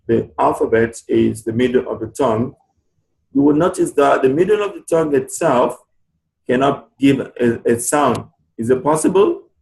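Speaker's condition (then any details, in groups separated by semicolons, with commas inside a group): No condition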